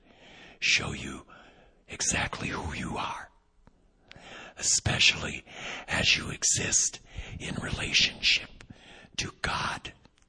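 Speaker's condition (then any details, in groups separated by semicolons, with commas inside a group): Vocal cord paralysis, unilateral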